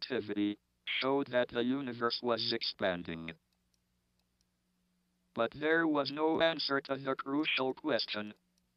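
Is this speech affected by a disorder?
Yes: ALS, through a speech-generating device; motor neuron disease, diagnosed shortly after 21st birthday, no cure or therapy offered, given 2.5 years.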